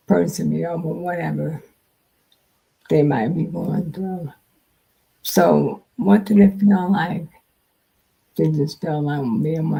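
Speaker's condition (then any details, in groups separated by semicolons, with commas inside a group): Multiple sclerosis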